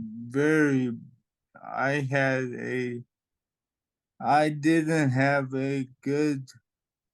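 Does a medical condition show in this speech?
Yes: traumatic brain injury; brain surgery.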